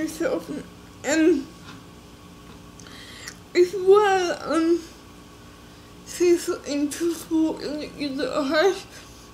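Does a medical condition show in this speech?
Yes: cerebral palsy.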